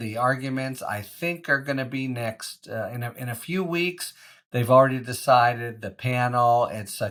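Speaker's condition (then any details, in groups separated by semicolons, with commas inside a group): No condition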